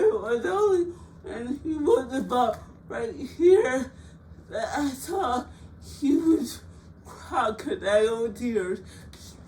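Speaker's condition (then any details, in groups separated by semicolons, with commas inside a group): Cerebral palsy; from birth, physical disability; frequent speech therapy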